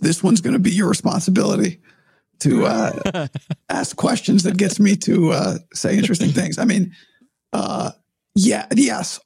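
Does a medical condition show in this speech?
Yes: vocal cord surgery; vocal cord problem, not uncommon, long search for diagnosis, vocal cord surgery by ear nose and throat surgeon; voice compromised, objectively worse than usual, unsure if voice returns to 100%.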